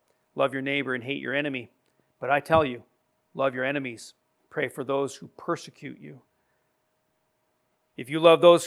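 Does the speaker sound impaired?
No.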